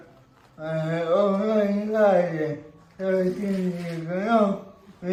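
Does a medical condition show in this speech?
Yes: cerebral palsy; severe, uses a wheelchair.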